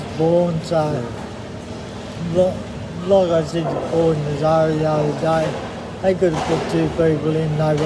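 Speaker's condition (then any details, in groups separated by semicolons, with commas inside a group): MND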